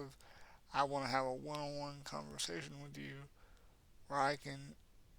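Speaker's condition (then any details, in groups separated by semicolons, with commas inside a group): Cerebral palsy; has had speech therapy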